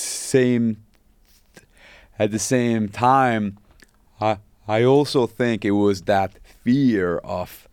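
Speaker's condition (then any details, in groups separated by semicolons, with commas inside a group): Stutter; stutter since early childhood, disfluency noticed by mother around age 2, still present as adult; breathing technique, exercise from speech therapy course before most engagements, past Toastmasters practice; breathing technique helps control stutter, avoided speaking when younger; prolonged sounds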